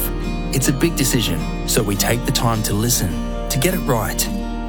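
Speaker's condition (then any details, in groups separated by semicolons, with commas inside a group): No condition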